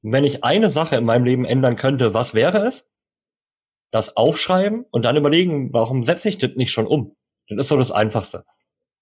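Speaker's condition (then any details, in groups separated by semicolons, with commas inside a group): Cleft lip and palate, cleft lip, jaw and palate; Bundeswehr cited inability to eat army food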